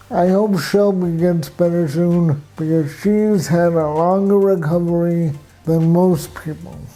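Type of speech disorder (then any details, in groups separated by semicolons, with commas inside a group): Dysarthria; cerebral palsy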